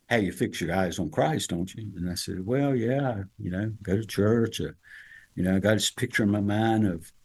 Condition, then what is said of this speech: No condition.